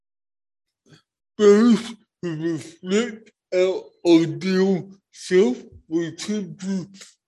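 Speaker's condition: Cerebral palsy; born not breathing

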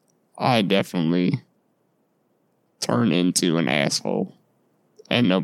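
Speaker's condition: Duchenne muscular dystrophy; lifelong, muscle atrophy and weight loss, muscle and fat lost around tailbone, repositioned in bed by mother; recently saw pulmonologist because breathing felt not right

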